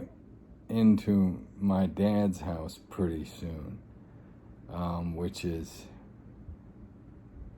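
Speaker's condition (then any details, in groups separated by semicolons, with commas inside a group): ALS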